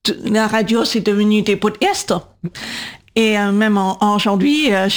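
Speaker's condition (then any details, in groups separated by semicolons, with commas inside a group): Profound congenital deafness, congenital, due to cytomegalovirus (CMV); 20 years speech therapy for speaking and voice control, LPC cued speech, AI struggles to understand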